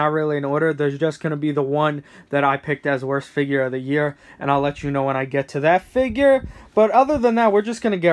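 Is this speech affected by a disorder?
No.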